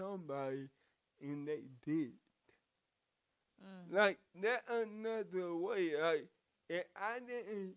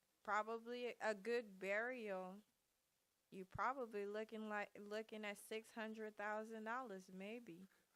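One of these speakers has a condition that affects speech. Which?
The first: cerebral palsy; from birth.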